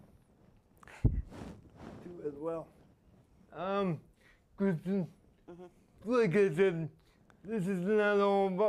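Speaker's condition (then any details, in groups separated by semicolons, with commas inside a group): Spastic quadriplegia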